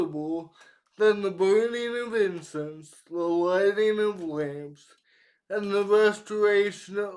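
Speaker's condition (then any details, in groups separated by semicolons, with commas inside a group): Cerebral palsy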